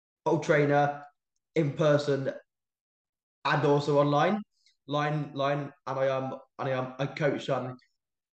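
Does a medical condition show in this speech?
Yes: stammer; better when comfortable with people around, more articulate when recording for social media; here repeated sounds.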